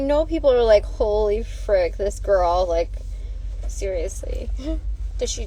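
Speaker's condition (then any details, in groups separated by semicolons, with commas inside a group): No condition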